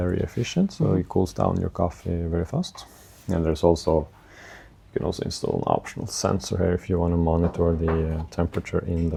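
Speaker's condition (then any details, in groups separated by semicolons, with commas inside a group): No condition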